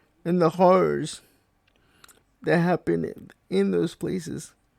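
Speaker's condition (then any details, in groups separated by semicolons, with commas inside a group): Cerebral palsy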